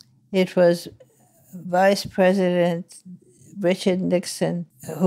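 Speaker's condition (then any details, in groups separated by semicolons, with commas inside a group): Parkinson's disease; about 5-6 years since onset; word-finding difficulty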